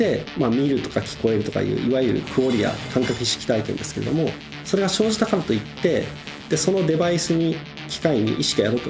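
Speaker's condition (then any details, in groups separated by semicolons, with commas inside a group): No condition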